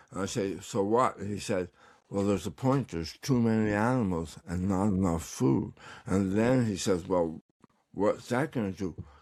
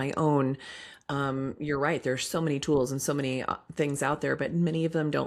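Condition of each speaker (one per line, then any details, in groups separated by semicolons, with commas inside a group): Tongue cancer; partial tongue removal, tongue paralyzed by tumor; recovering, tongue exercises; could not speak when paralyzed, expected to improve
No condition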